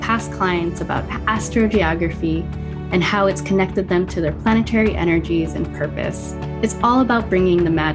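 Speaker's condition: No condition

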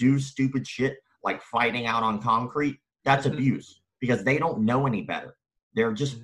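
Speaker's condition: Cleft palate and lip; facial scars

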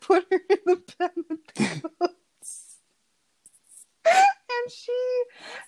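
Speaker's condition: No condition

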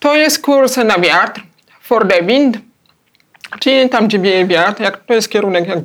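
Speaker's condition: Hard of hearing, cochlear implant

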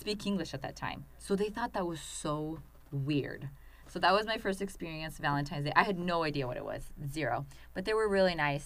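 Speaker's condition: No condition

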